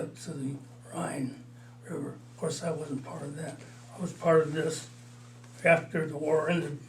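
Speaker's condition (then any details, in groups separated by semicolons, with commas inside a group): Parkinson's disease, mild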